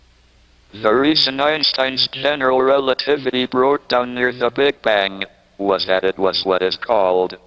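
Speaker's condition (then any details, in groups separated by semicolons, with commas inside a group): ALS, speech-generating device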